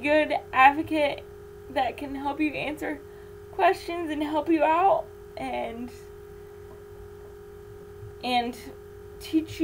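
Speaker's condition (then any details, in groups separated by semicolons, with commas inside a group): Cerebral palsy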